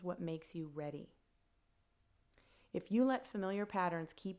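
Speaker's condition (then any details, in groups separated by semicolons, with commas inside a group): No condition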